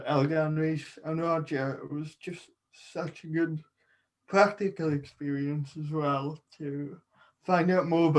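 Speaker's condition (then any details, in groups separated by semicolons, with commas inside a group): Cerebral palsy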